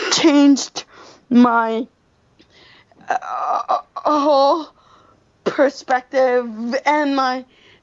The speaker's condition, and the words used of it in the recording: Stuttering. They've always taught me to speak slower and blend the words together so that I am able to talk better.